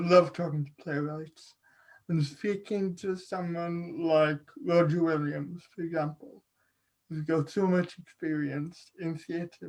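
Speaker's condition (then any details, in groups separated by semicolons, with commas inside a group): Cerebral palsy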